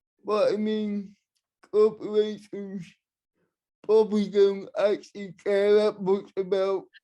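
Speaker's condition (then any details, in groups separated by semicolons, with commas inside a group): Cerebral palsy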